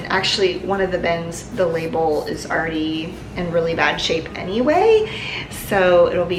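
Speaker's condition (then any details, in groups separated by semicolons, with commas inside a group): No condition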